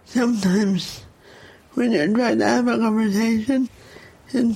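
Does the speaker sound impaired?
Yes: cerebral palsy; disliked childhood speech therapy over 20 years ago; not wanting speech therapy now; poorly controlled voice, long words take breath, often not understood, thought drunk on phone, hard to hear in crowds, tiring.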